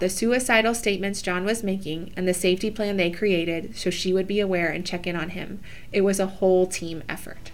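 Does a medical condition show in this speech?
No.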